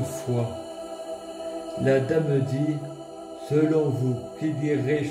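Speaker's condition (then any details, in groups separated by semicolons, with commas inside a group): Multiple sclerosis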